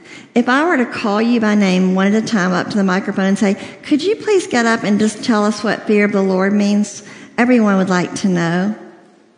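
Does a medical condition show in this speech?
Yes: cleft lip and palate, severe.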